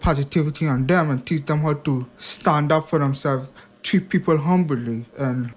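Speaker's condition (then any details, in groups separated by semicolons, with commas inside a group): Hearing impairment; past speech impediment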